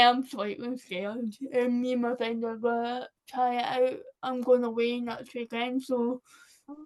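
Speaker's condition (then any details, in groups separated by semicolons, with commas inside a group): Cerebral palsy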